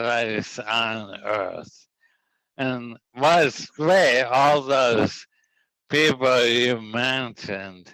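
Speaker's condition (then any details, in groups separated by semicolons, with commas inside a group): ALS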